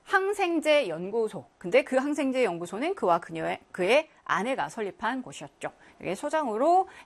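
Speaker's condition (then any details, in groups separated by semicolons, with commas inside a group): No condition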